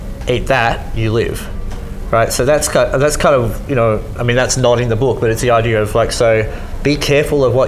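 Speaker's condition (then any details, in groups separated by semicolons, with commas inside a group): Cleft lip and palate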